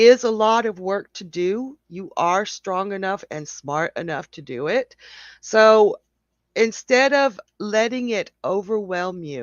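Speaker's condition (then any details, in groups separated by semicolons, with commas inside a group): No condition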